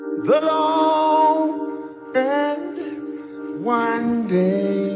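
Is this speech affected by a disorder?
No.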